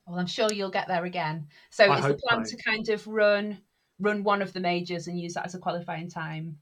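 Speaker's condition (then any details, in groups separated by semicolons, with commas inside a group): No condition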